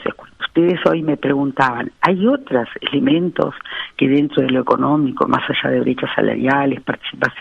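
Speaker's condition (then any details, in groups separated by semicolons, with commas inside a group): No condition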